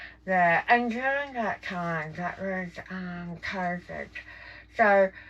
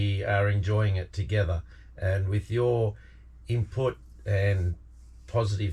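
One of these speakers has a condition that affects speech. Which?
The first: jaw cancer surgery; jaw cancer, 16-hour surgery, tracheostomy, peg feeding, 35 radiation treatments; about 4 years since diagnosis, failed reconstruction removed, no oral eating; no speech with tracheostomy, speaks since removal.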